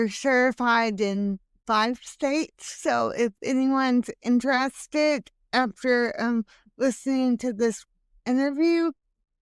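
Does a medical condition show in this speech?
Yes: hemiplegic cerebral palsy.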